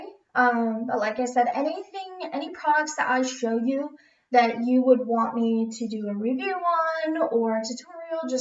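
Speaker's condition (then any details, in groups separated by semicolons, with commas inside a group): No condition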